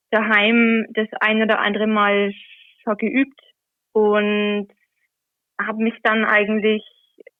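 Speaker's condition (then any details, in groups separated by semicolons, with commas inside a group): Stuttering; covert stuttering for many years, aware from about age 10, hidden until 21; not stutter-free when reading aloud, anticipates difficult words in advance, avoided words, trouble with t-words; blocks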